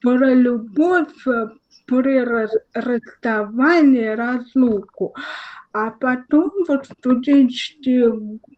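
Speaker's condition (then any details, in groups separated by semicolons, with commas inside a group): Cerebral palsy, spastic diplegia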